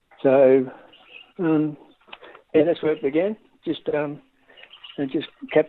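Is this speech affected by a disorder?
Yes: Parkinson's disease.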